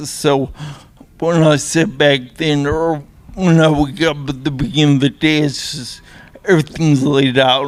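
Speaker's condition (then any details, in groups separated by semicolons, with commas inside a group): Traumatic brain injury; motorcycle accident, facial fractures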